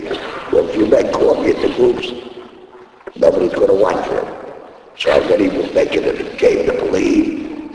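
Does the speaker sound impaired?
Yes: laryngectomy; voice first lost at racetrack.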